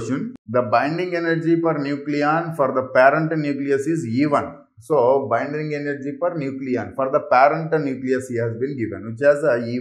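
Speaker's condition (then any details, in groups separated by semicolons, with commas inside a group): No condition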